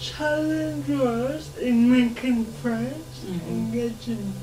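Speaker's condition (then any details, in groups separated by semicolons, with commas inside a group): Cerebral palsy; since birth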